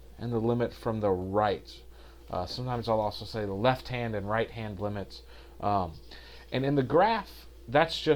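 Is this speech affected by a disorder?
No.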